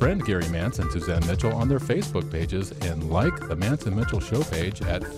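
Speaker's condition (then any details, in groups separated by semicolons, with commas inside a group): No condition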